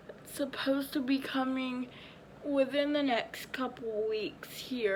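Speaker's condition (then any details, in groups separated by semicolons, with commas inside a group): Cerebral palsy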